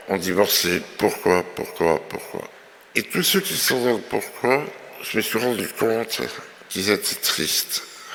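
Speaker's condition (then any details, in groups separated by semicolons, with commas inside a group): Myopathy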